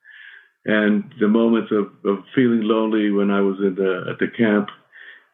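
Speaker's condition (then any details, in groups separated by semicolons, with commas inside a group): Parkinson's; shaky voice, may stumble on words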